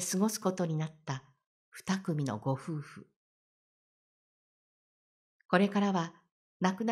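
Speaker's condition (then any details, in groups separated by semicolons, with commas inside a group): No condition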